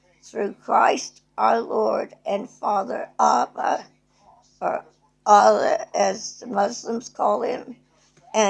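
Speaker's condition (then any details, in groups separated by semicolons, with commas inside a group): Cerebral palsy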